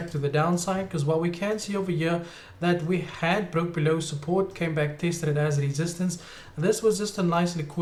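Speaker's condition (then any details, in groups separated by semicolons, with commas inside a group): No condition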